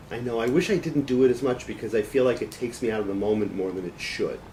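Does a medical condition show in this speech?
No.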